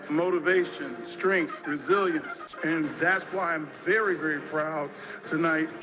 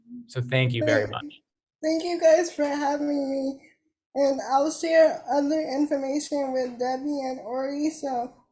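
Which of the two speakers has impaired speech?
The second: cerebral palsy; uses wheelchair.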